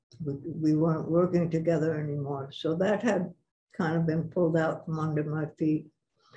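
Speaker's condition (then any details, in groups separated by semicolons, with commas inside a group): Parkinson's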